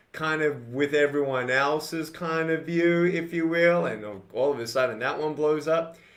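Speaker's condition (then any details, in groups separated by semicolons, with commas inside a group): No condition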